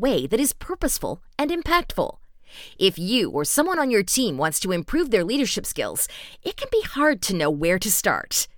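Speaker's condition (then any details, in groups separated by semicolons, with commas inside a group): No condition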